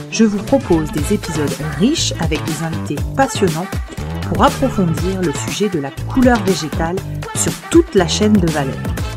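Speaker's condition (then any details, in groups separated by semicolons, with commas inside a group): No condition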